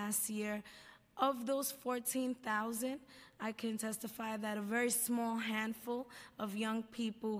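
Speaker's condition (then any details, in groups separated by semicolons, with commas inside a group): No condition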